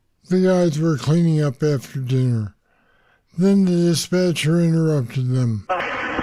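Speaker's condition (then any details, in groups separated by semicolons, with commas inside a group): Parkinson's disease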